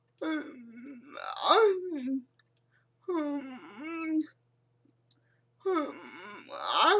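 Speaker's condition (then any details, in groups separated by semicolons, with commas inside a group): Cerebral palsy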